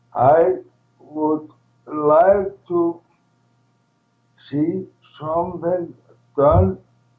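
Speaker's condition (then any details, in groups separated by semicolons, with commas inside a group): ALS, primary lateral sclerosis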